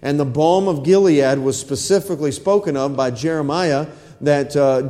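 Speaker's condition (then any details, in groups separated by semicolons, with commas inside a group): No condition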